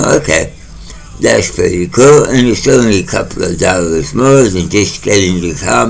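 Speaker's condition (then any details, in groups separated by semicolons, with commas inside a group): Mouth cancer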